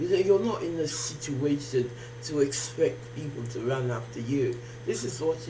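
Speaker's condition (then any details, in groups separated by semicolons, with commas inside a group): Facial palsy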